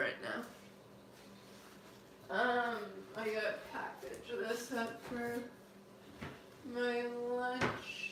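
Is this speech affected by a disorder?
Yes: cerebral palsy, mild.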